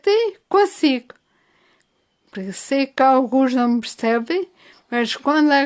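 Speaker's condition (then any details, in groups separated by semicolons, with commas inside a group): Ataxia after brain injury; acquired, brain injury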